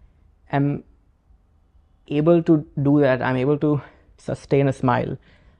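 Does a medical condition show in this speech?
Yes: stammer; stammer since childhood, very quiet growing up; still stammers; here blocks.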